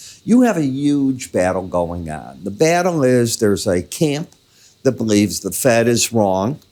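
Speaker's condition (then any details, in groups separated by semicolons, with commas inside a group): No condition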